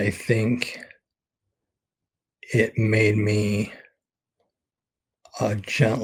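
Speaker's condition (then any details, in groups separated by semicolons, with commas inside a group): ALS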